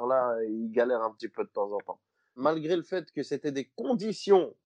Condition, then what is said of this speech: No condition.